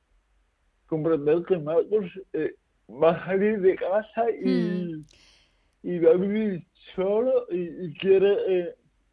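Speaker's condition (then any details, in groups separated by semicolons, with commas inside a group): Cerebral palsy; nervous system damage, mainly physical effects, no intellectual disability, 57% registered disability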